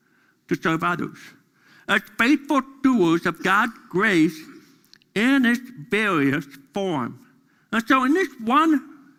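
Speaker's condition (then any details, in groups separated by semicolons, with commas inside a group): Deafness; deaf during school years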